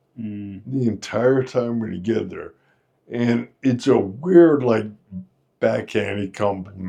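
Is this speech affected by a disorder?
Yes: Friedreich's ataxia.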